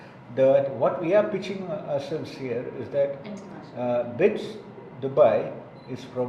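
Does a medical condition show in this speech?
No.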